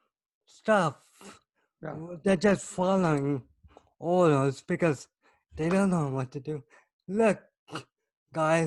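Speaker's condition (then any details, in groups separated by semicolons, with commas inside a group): Cerebral palsy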